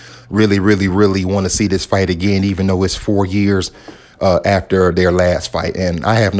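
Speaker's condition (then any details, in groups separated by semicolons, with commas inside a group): No condition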